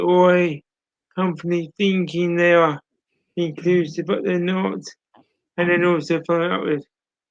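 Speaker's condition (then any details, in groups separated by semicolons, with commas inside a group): Cerebral palsy; speech impairment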